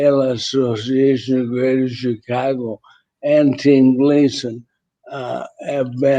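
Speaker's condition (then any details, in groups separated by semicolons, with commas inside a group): ALS; voice tires, needs rest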